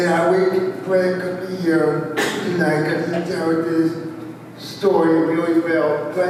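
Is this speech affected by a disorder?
Yes: cerebral palsy, spastic quadriplegia.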